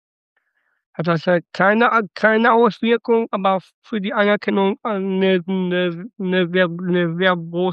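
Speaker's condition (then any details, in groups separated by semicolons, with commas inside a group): Down syndrome (trisomy 21); 26 years old, some limitations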